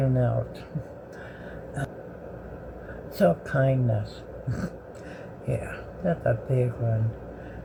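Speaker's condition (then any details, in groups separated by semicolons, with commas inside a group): Bell's palsy; severe left-sided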